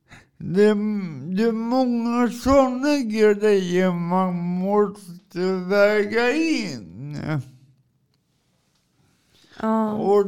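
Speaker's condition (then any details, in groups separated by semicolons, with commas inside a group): Cerebral palsy; drives adapted car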